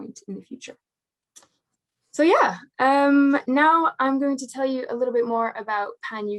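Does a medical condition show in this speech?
No.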